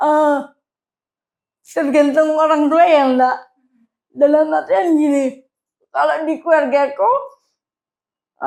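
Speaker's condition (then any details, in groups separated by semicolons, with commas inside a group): Cerebral palsy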